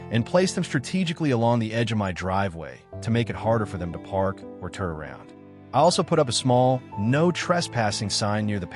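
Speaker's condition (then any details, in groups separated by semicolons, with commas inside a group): No condition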